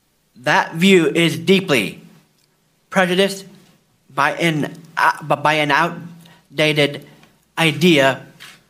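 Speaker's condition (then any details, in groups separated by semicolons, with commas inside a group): Down syndrome; extra chromosome, from birth; adult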